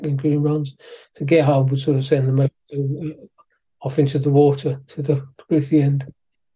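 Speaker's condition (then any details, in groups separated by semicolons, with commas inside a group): Parkinson's disease; suspected for a while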